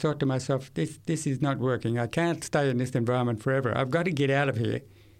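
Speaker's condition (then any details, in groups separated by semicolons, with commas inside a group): Severe to profound hearing loss, acquired, from meningitis at age 8; Queensland country town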